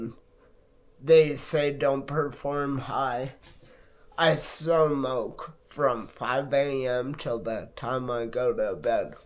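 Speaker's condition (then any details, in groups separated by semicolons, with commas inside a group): Multiple sclerosis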